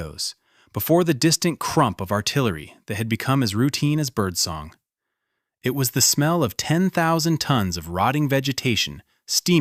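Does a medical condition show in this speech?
No.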